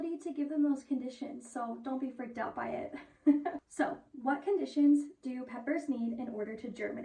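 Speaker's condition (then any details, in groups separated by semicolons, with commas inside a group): No condition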